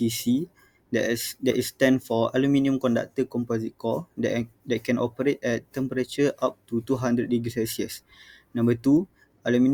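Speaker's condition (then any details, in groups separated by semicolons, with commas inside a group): No condition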